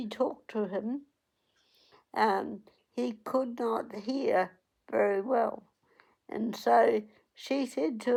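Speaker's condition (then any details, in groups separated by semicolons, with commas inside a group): Cerebral palsy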